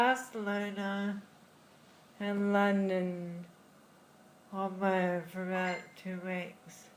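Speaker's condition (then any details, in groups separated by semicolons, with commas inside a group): Friedreich's ataxia; diagnosed in childhood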